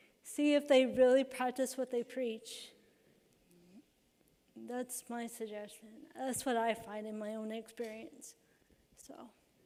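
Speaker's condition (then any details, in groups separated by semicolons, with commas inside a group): Cerebral palsy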